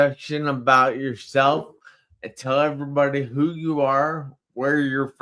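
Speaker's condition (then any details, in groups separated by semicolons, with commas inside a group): Traumatic brain injury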